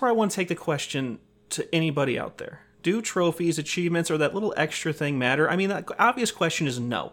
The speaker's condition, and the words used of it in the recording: None; typical speech.